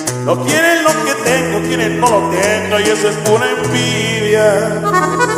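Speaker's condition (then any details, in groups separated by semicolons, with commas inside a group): No condition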